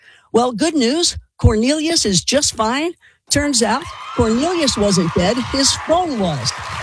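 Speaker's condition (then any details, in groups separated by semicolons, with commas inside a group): No condition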